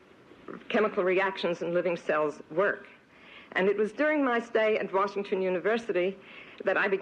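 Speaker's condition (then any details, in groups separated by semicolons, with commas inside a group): No condition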